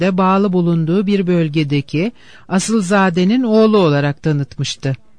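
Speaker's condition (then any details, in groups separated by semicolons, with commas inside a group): No condition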